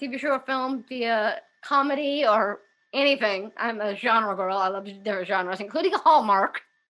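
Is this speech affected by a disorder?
Yes: Down syndrome; developmental disability.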